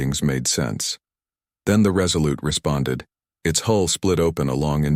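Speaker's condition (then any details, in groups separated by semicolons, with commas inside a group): No condition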